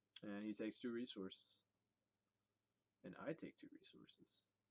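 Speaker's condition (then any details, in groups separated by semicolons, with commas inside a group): No condition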